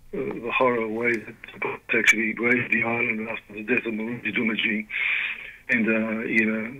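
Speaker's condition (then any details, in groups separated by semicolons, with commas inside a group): Parkinson's disease; can't do much more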